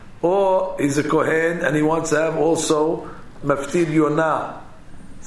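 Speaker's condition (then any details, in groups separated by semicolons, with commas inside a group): No condition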